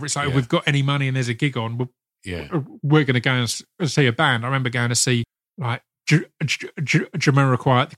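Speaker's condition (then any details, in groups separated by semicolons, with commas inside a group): Stutter; worsened around GCSE years, parents tried speech therapist, then hypnotist for relaxation; stammer worsened in secondary school, prohibitive in places, hypnotist aimed at less stammering, less concern; repeated sounds, blocks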